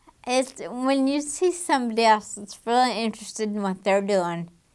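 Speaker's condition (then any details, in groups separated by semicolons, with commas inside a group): Damaged diaphragm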